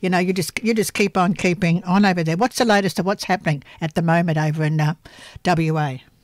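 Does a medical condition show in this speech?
No.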